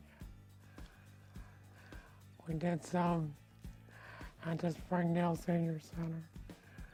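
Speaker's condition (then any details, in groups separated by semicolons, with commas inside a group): ALS; onset in one leg; about three years since diagnosis, limited mobility, cannot drive; speech limited as disease progressed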